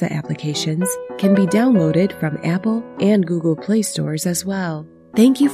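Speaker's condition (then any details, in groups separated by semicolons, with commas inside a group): No condition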